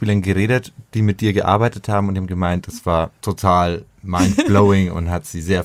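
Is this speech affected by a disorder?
No.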